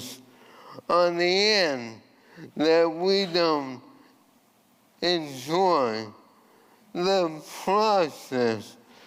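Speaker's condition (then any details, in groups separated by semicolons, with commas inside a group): ALS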